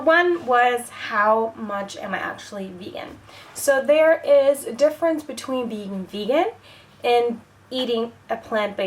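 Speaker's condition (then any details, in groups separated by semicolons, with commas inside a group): No condition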